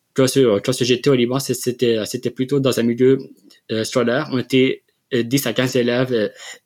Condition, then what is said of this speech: Stuttering. Donc, c'est vrai que j'ai eu des que j'ai bégayé durant la présentation.